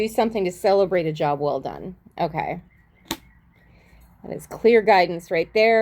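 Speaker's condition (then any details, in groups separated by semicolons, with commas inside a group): No condition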